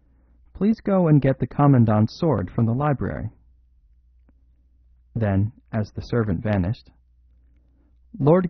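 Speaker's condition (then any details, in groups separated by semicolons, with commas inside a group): No condition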